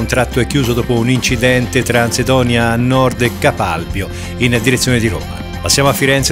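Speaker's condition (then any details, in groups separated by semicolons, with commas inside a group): No condition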